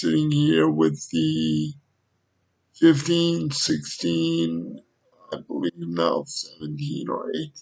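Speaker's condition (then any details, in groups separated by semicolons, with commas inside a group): Cerebral palsy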